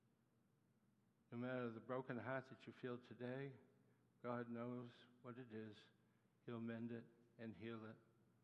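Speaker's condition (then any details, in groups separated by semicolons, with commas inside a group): Parkinson's disease; neuropathy attacks nerves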